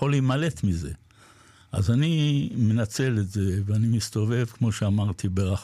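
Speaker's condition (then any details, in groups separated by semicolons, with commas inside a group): Parkinson's disease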